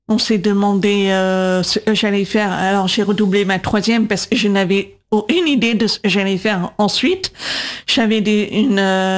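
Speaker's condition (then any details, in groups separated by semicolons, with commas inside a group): Profound congenital deafness, congenital, due to cytomegalovirus (CMV); diagnosed 18 months, severe then profound at 8, cochlear implants left 8.5, second 20-22; 20 years speech therapy for speaking and voice control, LPC cued speech, AI struggles to understand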